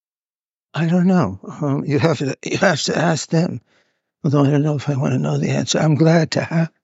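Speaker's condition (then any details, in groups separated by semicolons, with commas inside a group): Parkinson's; hidden in early stages, now openly displayed; must move about during interview, reports not feeling very well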